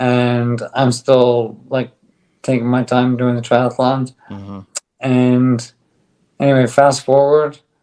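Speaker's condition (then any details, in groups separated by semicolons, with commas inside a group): ALS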